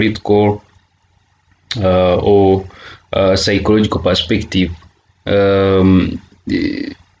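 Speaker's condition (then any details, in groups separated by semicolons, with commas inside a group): No condition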